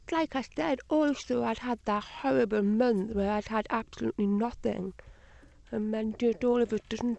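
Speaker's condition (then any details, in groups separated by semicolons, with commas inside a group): Deafness, Usher syndrome, severe; type two, born completely deaf, hearing aids from age two, tunnel vision, registered blind at 29; speech training from age two, some answers may be a little indistinct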